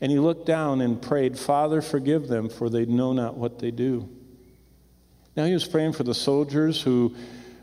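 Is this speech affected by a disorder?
No.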